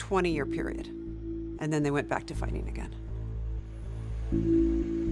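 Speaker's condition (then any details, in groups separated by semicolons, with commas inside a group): No condition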